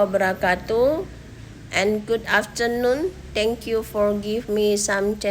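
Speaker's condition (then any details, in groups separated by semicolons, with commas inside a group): No condition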